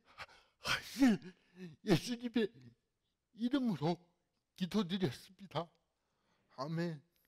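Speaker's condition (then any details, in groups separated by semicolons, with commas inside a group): Cerebral palsy; fairly severe in childhood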